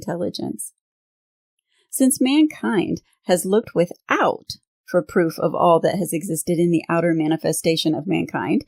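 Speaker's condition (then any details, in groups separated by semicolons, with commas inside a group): No condition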